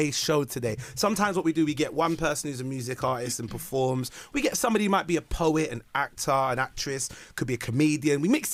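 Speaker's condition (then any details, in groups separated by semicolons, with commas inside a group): No condition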